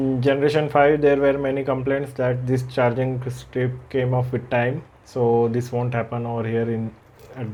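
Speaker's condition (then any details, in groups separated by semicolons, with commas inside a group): No condition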